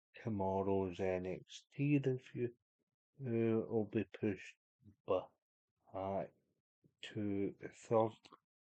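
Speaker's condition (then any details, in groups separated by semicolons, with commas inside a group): Cerebral palsy; unable to walk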